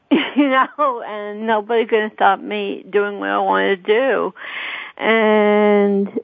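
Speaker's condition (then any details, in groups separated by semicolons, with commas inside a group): Cerebral palsy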